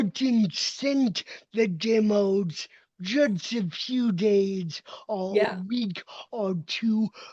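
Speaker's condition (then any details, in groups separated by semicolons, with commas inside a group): Cerebral palsy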